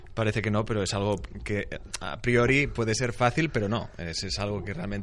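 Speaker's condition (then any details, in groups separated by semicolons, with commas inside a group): No condition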